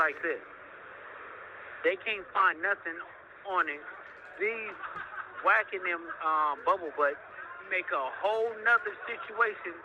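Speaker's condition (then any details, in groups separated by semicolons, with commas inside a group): No condition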